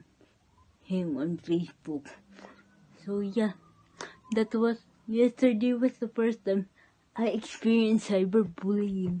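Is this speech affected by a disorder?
Yes: cerebral palsy.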